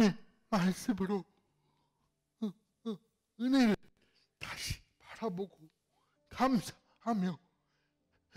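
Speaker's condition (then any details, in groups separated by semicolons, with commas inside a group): Cerebral palsy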